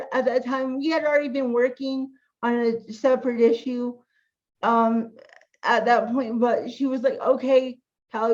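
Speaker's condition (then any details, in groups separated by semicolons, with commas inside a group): Cerebral palsy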